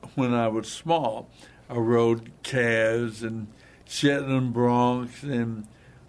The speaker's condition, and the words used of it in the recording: Stroke. But then Stacy's going to rescue me if I don't speak clearly.